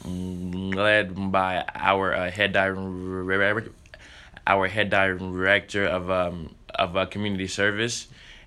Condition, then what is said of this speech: Stuttering. And it's a lot easier not to stutter and you are saying the same thing that you've rehearsed a thousand times.